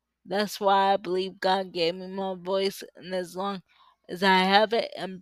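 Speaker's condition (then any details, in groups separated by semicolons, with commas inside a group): Cerebral palsy; depends on others for physical needs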